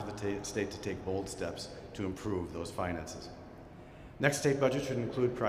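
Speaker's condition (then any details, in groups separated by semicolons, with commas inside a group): No condition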